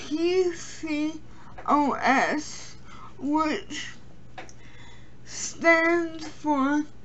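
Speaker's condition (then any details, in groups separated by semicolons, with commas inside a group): Cerebral palsy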